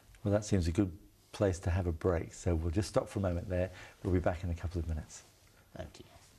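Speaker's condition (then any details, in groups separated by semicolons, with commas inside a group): No condition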